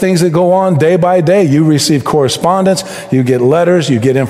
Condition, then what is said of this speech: No condition.